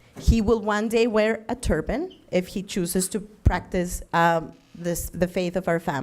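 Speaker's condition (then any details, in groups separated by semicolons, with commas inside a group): No condition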